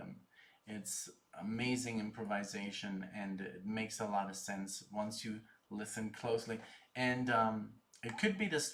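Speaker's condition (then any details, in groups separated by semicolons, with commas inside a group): No condition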